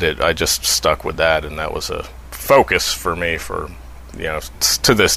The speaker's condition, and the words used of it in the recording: None; typical speech.